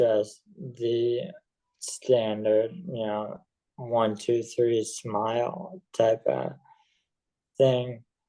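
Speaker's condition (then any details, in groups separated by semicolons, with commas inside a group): ALS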